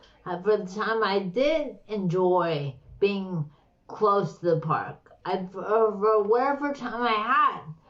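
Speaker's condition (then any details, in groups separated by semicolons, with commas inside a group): Slurred speech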